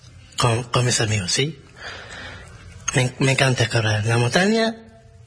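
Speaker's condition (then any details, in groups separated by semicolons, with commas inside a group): Down syndrome; trisomy 21, three copies of chromosome 21 in all body cells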